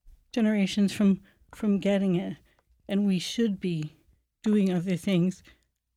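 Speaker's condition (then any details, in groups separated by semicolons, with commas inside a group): Parkinson's disease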